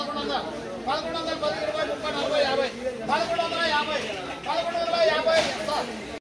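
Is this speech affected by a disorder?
No.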